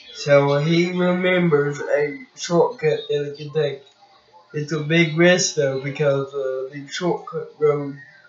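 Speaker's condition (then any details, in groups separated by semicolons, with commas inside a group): Cerebral palsy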